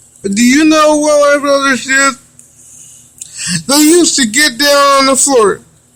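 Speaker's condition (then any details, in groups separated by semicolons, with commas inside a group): Cerebral palsy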